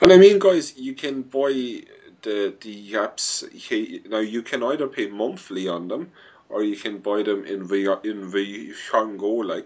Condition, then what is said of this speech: Stuttering. You probably all noticed that I stutter and I have a little stay hammer.